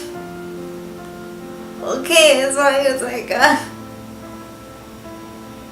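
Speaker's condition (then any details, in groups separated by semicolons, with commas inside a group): Cerebral palsy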